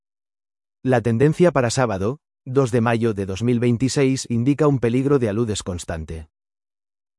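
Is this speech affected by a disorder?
No.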